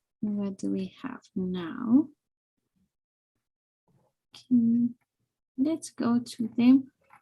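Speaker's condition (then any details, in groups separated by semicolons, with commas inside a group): No condition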